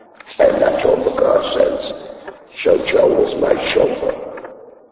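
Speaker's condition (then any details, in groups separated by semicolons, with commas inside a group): Laryngectomy; voice box removed by surgery, speech device placed in throat; taught to talk with throat device, cannot talk without thumb, earlier voice loss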